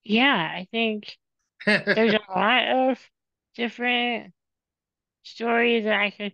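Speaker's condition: Spinal muscular atrophy; motorized wheelchair user whole life

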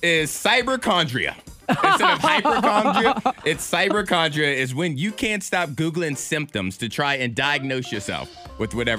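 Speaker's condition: No condition

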